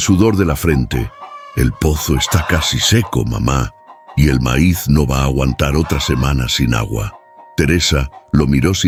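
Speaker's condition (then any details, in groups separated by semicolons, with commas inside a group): No condition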